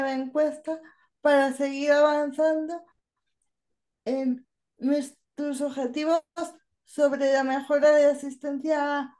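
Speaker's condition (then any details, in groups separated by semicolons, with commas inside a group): Cerebral palsy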